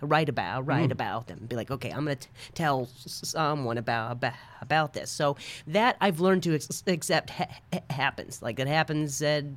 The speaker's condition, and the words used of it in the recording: Stuttering. Like I've met other people who have stutters, but they're cadence is different because it's we don't have this.